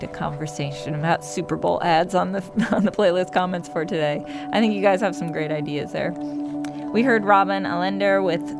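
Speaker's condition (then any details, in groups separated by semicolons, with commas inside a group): No condition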